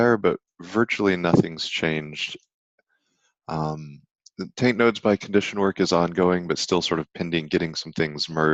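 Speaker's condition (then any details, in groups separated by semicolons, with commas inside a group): No condition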